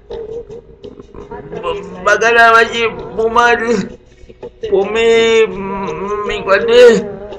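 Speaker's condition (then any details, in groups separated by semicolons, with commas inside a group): Cerebral palsy; speech affected by cerebral palsy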